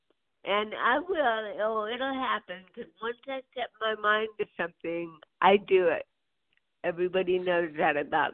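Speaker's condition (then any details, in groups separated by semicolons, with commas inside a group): Cerebral palsy; birth onset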